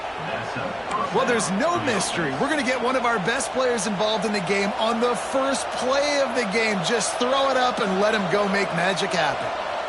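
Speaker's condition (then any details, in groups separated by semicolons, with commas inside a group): No condition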